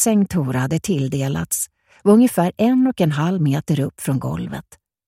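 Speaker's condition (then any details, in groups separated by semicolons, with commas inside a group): No condition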